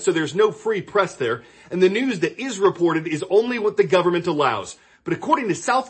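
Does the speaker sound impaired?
No.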